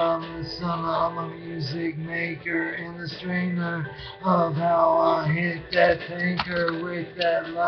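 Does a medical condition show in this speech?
Yes: brain injury.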